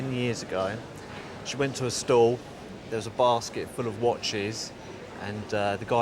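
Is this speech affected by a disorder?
No.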